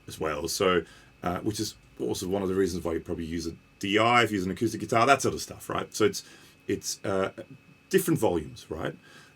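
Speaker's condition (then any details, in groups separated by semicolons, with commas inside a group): No condition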